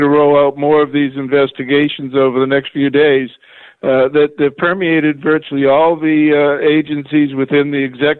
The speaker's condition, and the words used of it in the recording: No condition.